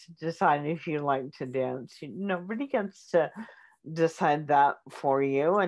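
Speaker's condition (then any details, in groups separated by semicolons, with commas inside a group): Cerebral palsy; form sparing cognition; diagnosed about age three, late physical milestones; early speech, speech therapy in elementary school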